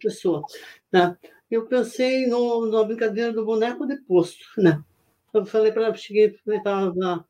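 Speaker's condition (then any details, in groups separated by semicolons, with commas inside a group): Parkinson's disease; Parkinson's disease diagnosed 17 years ago, facial rigidity, stiff body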